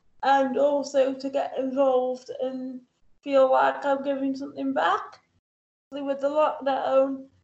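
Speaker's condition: Cerebral palsy; full-time wheelchair user

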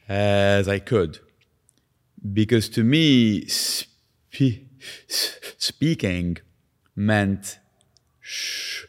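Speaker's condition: Stutter, severe; severe speech impediment lifelong, avoided speaking growing up in Lebanon, chose silence against negative reactions; repeated sounds, prolonged sounds, blocks

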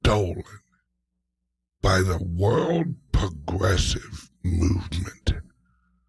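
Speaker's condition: Speech impediment, mild; slight speech impediment

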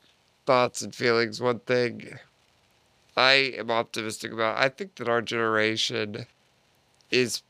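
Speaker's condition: Duchenne muscular dystrophy

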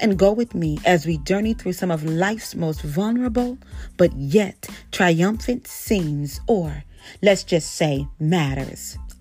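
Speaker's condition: No condition

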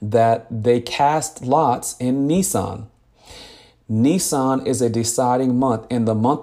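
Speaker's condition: No condition

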